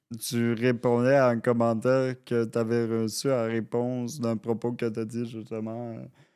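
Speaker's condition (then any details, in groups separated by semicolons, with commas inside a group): Cerebral palsy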